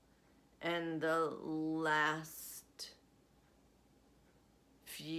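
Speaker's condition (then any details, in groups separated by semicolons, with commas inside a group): Essential tremor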